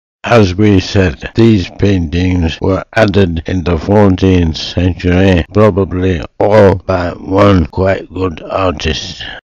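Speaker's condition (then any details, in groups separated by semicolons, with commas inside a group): Motor neuron disease; mainly affects speech, slurred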